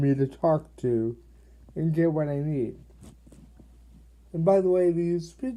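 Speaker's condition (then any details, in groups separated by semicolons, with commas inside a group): Cerebral palsy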